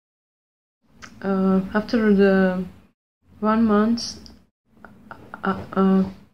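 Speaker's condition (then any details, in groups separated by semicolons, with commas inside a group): Stuttering; stuttering since childhood, worse on starting school, lost a job due to stuttering; after science-based Pro 90d system training with Michael Williams, more confident, less afraid speaking English; previously could not say one English sentence without stuttering, worse in non-native English and Russian; blocks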